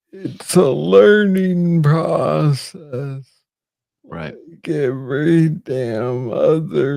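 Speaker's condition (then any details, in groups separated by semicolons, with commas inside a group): Parkinson's disease; young onset, about age 30; about 11 years since onset, 13 medications, poor balance, frequent falls; speaks slowly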